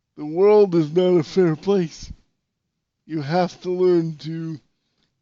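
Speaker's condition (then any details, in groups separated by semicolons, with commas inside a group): Cerebral palsy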